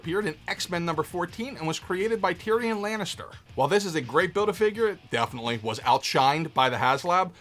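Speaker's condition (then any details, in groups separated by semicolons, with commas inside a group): No condition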